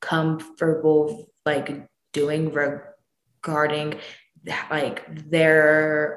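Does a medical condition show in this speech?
Yes: stutter; aware of talking differently by kindergarten, speech therapy since kindergarten, mother also stutters; teenager, sees school SLP, attends stuttering management camp focused on comfort not fluency; feels confident speaking, uses pseudo-stuttering to advertise stutter to new people; here blocks.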